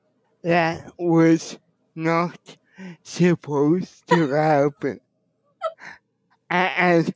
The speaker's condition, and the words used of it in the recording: Cerebral palsy. So I think they understanding me, and then I would get a comment back, well, we noticed that not everyone laughs.